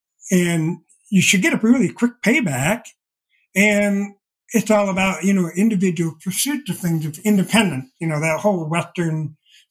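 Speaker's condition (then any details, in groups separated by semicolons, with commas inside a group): Deafblindness; progressive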